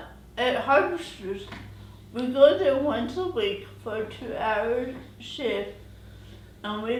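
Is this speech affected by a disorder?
Yes: cerebral palsy; present from birth; walks with walker, walking declined, spinal stenosis.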